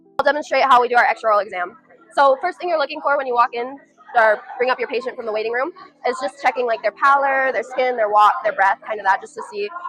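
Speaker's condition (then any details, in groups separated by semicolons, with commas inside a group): No condition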